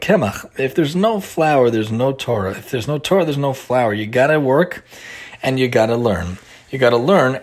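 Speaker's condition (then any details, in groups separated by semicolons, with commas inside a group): No condition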